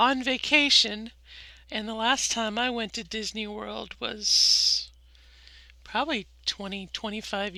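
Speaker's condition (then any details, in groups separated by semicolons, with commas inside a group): No condition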